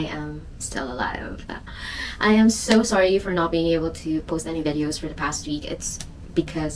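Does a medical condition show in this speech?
No.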